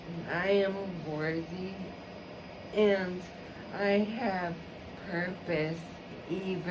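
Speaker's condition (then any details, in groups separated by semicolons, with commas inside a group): ALS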